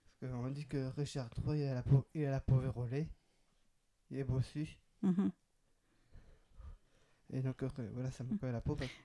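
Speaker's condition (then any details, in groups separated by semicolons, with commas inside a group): Down syndrome, trisomy 21; extra chromosome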